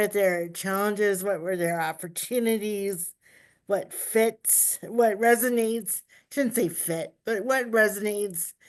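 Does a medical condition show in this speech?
Yes: cerebral palsy; uses power wheelchair.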